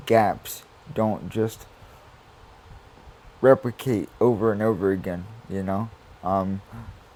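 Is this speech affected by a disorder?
Yes: cerebral palsy; spastic quadriplegic.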